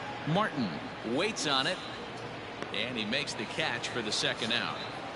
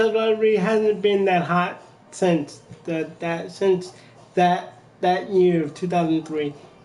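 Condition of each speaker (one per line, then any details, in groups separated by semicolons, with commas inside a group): No condition
Cerebral palsy; from birth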